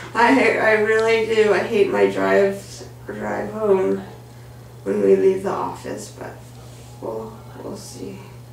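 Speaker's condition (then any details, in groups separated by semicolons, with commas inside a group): Cervical dystonia, spasmodic torticollis; DBS candidate, custom dental mouthpiece two days, improving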